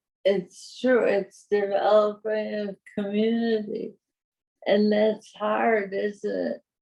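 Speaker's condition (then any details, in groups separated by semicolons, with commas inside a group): Parkinson's; awake brain surgery; voice weaker than before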